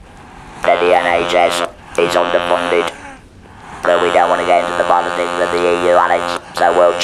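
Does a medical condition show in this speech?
Yes: laryngeal cancer with laryngectomy; laryngeal squamous cell carcinoma, laryngectomy.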